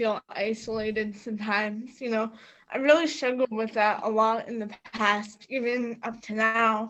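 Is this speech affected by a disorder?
Yes: cerebral palsy; quadriplegic.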